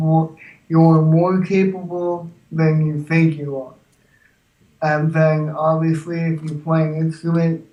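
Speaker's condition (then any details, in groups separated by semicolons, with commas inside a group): Cerebral palsy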